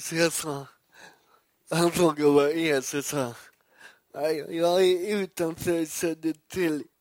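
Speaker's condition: Cerebral palsy; much improved through practice

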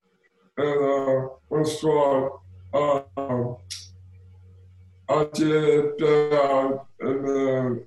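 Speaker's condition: Down syndrome

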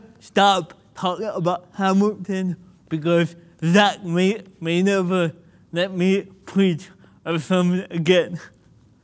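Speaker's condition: Cerebral palsy; listeners may need to rewind

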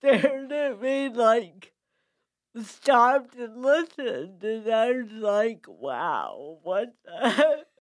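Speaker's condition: Cerebral palsy with speech impediment

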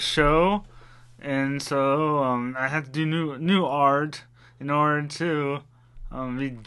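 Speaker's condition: Rapid onset dystonia-parkinsonism; resembled stroke

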